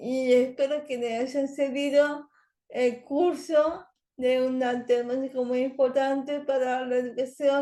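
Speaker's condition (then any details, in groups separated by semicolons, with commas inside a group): Cerebral palsy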